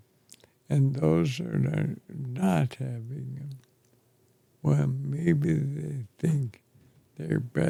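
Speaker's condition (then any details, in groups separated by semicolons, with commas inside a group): ALS; affects chest and throat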